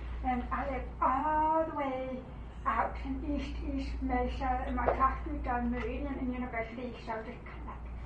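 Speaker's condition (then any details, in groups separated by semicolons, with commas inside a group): Partial deafness; called selective hearing, relies on lip reading; asks others to keep lips visible for lip reading, mother may act as interpreter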